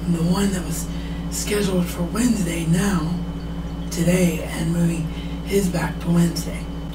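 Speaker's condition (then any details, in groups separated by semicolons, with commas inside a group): Cerebral palsy; wheelchair bound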